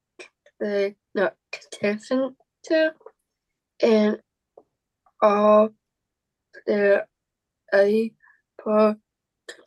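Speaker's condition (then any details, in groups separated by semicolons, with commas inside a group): Down syndrome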